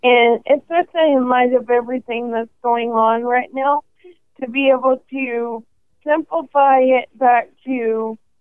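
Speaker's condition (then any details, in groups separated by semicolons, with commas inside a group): ALS; probable category at diagnosis, first symptoms in hand, diagnosed at 27 after 18 months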